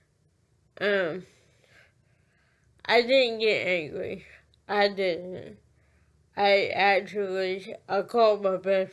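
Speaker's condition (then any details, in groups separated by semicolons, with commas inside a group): Cerebral palsy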